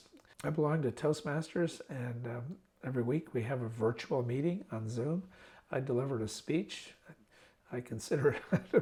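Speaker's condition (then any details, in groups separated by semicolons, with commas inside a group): No condition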